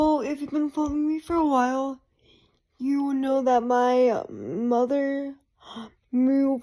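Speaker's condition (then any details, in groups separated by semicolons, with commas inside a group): Cerebral palsy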